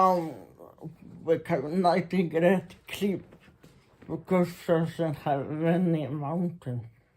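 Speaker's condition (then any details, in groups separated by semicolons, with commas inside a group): Muscular Parkinson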